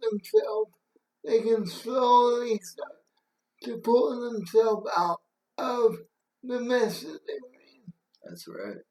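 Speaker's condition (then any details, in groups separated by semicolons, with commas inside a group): Cerebral palsy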